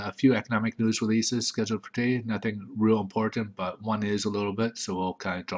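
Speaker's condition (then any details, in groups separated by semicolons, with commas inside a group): No condition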